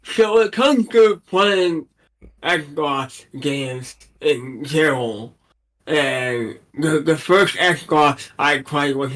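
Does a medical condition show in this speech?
Yes: cerebral palsy.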